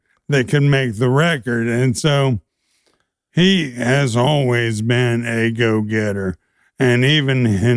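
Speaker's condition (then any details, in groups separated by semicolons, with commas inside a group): ALS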